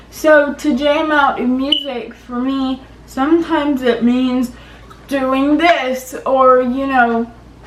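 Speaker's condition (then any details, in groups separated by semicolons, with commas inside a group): Cerebral palsy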